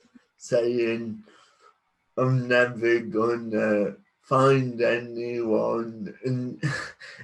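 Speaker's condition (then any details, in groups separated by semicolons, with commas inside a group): Cerebral palsy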